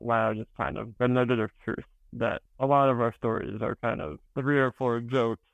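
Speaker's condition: Spinal muscular atrophy

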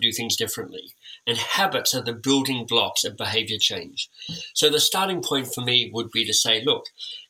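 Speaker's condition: Cleft lip and palate; orthodontic treatment

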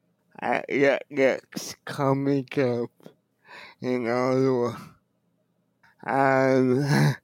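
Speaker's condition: Cerebral palsy; can walk short distances with help

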